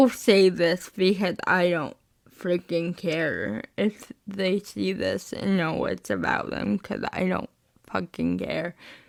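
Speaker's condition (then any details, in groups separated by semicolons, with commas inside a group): Spastic cerebral palsy, mixed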